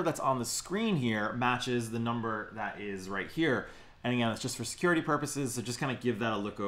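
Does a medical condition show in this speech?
No.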